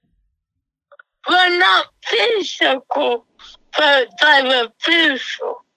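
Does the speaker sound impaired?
Yes: cerebral palsy; self-described as half-CP.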